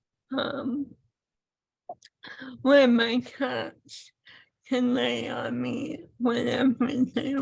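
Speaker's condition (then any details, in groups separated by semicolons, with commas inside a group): ALS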